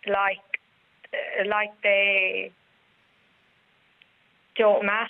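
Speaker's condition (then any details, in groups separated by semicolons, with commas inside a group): Stutter; stutter beginning in childhood; adult, still stutters; stutters on phone calls and ordering, stuck on words, worse under pressure or when others finish words, eases with talking; repeated words, blocks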